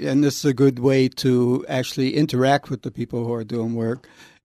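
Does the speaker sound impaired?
No.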